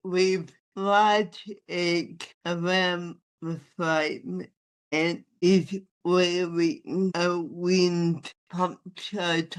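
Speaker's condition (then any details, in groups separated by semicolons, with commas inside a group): Athetoid spastic cerebral palsy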